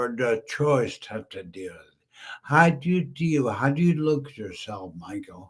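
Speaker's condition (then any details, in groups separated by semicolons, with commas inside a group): Brain injury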